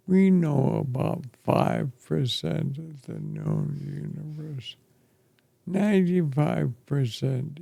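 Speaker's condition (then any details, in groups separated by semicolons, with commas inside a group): ALS; affects chest and throat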